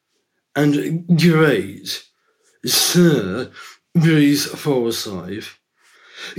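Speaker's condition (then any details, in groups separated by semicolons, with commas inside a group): Down syndrome; three copies of chromosome 21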